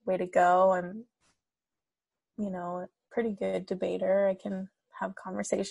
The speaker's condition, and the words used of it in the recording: No condition.